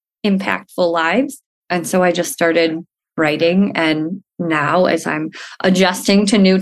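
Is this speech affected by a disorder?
Yes: bilateral cleft lip and palate; congenital, cleft treatment from birth, ongoing medical treatment.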